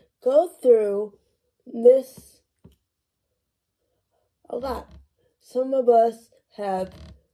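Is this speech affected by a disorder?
Yes: cerebral palsy.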